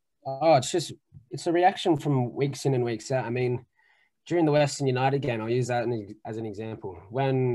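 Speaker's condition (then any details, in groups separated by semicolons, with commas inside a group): No condition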